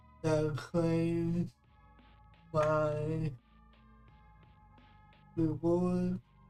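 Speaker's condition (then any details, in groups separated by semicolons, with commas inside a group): Cerebral palsy; affects voice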